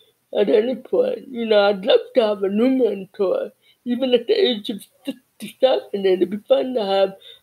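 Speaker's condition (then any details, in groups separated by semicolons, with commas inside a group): Cerebral palsy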